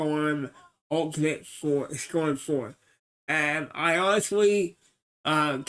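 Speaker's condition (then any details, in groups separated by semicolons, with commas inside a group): Cerebral palsy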